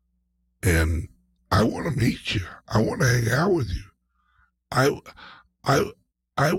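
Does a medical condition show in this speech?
Yes: speech impediment, mild.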